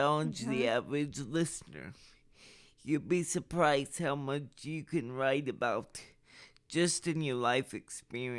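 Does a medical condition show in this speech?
Yes: cerebral palsy.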